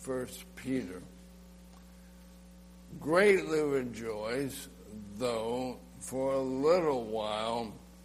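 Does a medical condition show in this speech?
Yes: ALS; slurred, slow speech, choking, spitting, swallowing problems.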